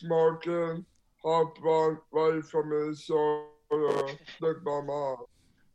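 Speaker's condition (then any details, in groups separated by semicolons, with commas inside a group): Down syndrome; congenital, two holes in heart, open heart surgery under 5 months, four major ear surgeries, small ear canals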